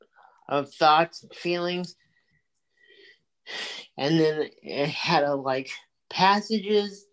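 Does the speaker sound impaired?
Yes: cerebral palsy; physical and occupational therapy.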